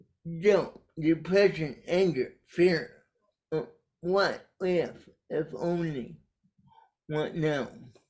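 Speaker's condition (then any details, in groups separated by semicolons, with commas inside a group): Cerebral palsy; caused by brainstem aneurysm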